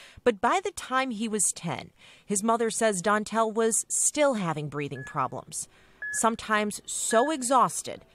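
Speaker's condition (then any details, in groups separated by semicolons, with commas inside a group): No condition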